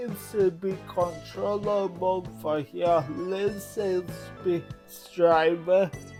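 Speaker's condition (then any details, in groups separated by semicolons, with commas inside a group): Cerebral palsy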